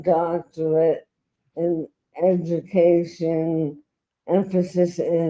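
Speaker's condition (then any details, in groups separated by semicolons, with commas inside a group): Traumatic brain injury; left arm spastic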